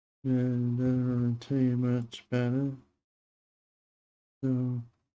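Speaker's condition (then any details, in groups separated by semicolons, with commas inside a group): Parkinson's disease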